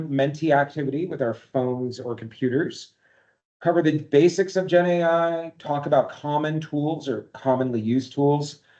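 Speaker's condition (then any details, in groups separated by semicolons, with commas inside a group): No condition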